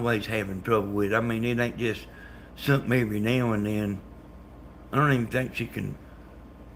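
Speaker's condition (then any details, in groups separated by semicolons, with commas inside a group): Brain bleed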